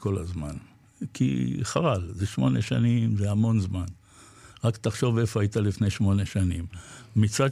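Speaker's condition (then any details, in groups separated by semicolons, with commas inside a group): Parkinson's disease; had to sell motorcycle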